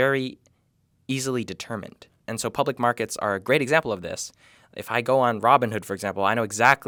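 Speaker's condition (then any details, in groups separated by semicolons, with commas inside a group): No condition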